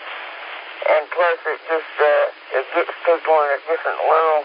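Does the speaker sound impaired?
Yes: speech impediment; several disabilities, long hard battle; some phonetic words hard to get off tongue, whiskey zulu hard, hotel alpha november easier.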